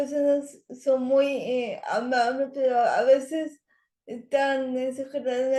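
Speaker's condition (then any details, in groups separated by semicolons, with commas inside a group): Cerebral palsy; language areas of brain affected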